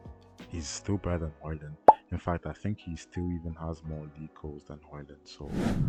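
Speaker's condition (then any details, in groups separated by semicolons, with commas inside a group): No condition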